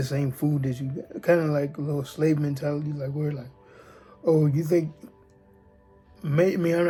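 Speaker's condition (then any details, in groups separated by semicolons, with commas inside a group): Cerebral palsy, spastic diplegia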